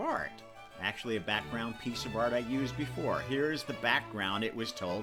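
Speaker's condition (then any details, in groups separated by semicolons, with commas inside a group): No condition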